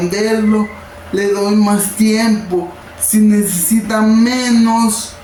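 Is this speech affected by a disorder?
Yes: cerebral palsy.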